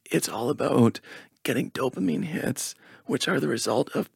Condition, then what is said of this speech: Spasmodic dysphonia. And if I speak in a higher tone, it's more pinched, but at least I know that I'll get the words out.